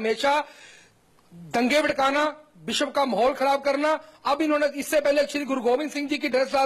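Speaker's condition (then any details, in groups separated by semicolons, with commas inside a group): No condition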